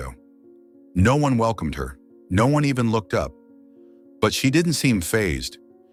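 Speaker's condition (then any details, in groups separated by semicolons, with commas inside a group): No condition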